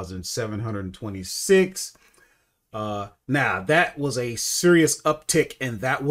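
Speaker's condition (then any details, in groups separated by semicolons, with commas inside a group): No condition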